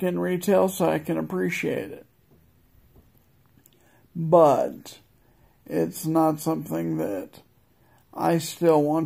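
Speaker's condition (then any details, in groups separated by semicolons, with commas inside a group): Multiple sclerosis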